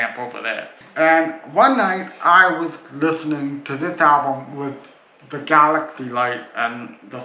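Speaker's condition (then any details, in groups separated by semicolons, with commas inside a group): Cerebral palsy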